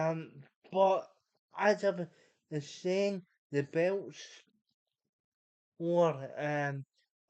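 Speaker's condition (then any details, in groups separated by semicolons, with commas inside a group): Cerebral palsy; unable to walk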